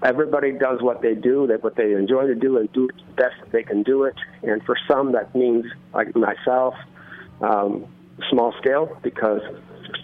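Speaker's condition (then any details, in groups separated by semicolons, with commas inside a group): No condition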